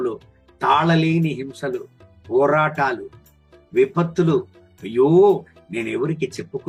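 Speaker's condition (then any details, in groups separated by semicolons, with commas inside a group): No condition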